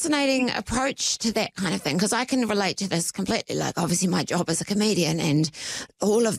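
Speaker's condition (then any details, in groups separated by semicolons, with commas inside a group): Voice disorder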